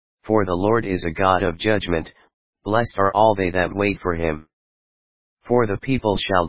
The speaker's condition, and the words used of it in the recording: No condition.